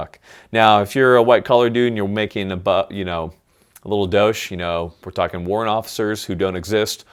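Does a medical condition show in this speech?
No.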